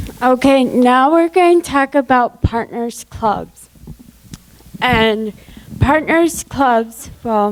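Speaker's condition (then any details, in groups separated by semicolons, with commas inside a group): Cerebral palsy; from birth, intellectual disability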